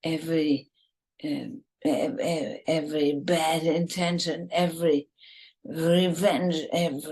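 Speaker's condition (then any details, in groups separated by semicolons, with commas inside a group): ALS, bulbar form, bulbar onset; just diagnosed, slight symptoms about six months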